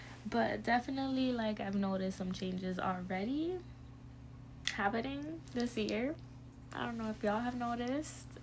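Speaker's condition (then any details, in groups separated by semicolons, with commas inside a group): No condition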